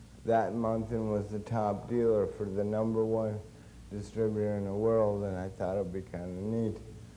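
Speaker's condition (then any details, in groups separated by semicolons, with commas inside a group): Cerebral palsy; since birth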